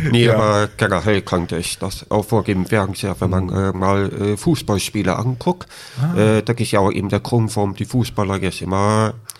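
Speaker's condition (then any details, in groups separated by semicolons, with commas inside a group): Deafness with cochlear implant; born deaf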